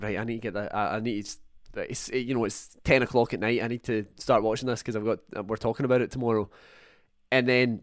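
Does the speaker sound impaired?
Yes: stutter; stutter present in podcast speech, edited out before release; stutter normally edited out of recordings, not editable in live episode; here repeated sounds, prolonged sounds.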